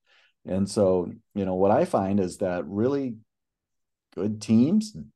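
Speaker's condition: No condition

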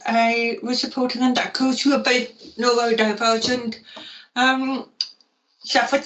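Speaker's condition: Profoundly deaf; profound deafness

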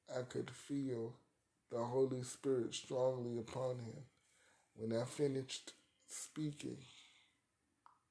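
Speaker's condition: Cerebral palsy; arthritis

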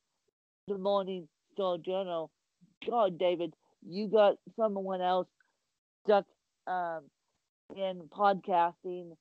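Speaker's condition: Ataxic spastic cerebral palsy; physical disability

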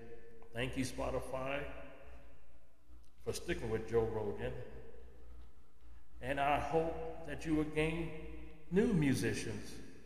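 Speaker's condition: No condition

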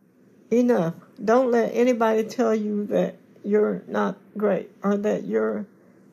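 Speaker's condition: Cerebral palsy; confined to wheelchair

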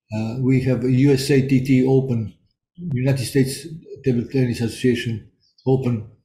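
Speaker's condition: Parkinson's disease; syncopation regained

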